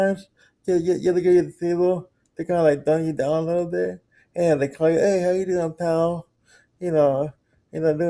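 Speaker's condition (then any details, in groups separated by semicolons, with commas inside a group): Cerebral palsy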